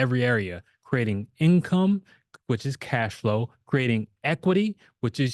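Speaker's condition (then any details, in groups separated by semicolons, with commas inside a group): No condition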